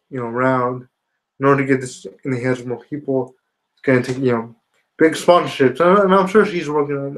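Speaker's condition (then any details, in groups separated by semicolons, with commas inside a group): Spastic quadriplegia cerebral palsy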